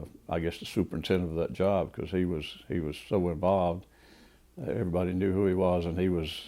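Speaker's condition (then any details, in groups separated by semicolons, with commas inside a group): No condition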